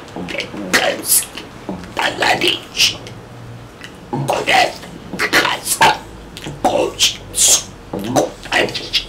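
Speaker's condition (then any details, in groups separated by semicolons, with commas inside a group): Total laryngectomy; esophageal voice, electrolarynx, or tracheoesophageal voice prosthesis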